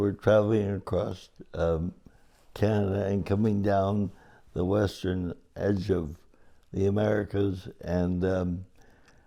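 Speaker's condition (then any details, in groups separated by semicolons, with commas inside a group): Cerebral palsy; from birth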